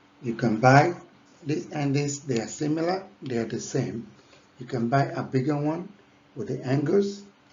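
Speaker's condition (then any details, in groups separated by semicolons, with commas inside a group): No condition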